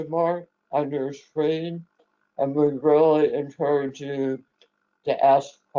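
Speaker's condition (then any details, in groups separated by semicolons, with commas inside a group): Head and neck cancer; survivor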